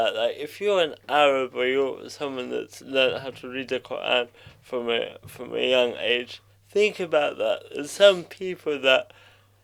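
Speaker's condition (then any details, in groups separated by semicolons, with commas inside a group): Cerebral palsy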